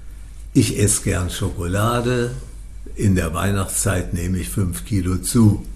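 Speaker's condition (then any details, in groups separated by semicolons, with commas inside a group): Parkinson's disease; symptoms barely noticeable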